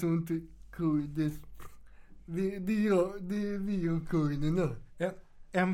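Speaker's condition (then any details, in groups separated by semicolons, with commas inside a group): Cerebral palsy; wheelchair user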